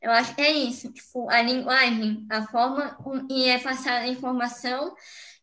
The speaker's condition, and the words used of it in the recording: Cleft palate. Inclusive, a fono é, o que me permite falar dessa forma hoje.